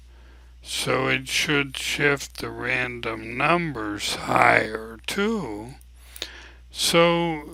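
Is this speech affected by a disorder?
Yes: ALS; abnormally slow voice.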